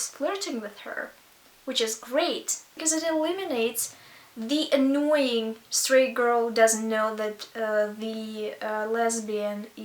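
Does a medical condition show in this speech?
No.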